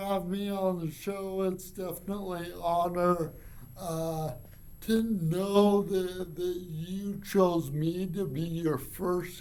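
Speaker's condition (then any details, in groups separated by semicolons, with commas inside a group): Cerebral palsy; from birth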